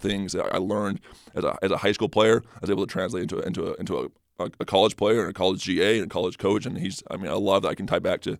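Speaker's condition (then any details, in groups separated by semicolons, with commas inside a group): Stutter; trips over words, can't get words out off the cuff, less when prepared, confident; repeated sounds, repeated words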